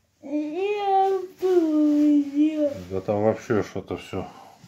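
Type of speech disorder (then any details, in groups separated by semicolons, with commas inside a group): Pseudobulbar dysarthria; cerebral palsy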